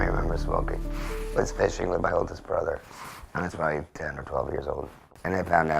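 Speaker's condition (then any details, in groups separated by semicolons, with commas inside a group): Laryngectomy; total laryngectomy for cancer, vocal cords removed, tracheoesophageal voice prosthesis; somewhat whispered voice, speaks by pressing neck prosthesis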